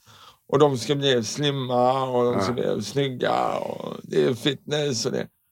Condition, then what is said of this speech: Cerebral palsy. Till och med jag med talfel fixar det.